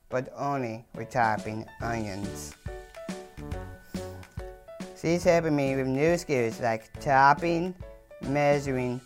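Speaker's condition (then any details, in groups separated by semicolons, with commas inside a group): Down syndrome, trisomy 21; speech really hard due to low muscle tone and tongue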